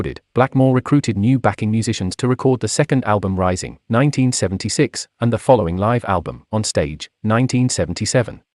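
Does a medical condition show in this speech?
No.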